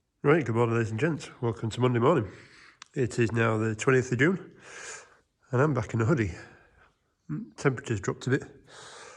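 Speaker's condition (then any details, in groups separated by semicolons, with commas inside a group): No condition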